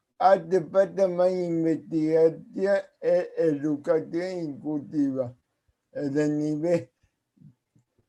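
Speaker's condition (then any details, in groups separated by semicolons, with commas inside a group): Cerebral palsy; speaks as if with potato in mouth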